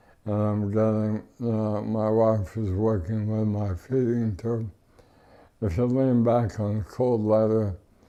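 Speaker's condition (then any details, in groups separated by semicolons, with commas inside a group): ALS; no tracheostomy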